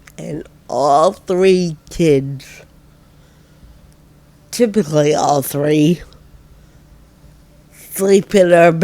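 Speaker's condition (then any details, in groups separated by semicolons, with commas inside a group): Friedreich ataxia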